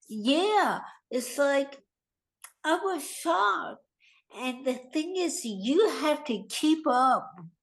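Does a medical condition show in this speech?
Yes: hemorrhagic stroke; trouble putting thoughts into language, brain works faster than tongue, hard getting words out quickly.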